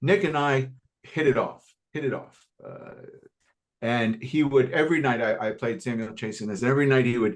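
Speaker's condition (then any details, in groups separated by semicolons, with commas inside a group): No condition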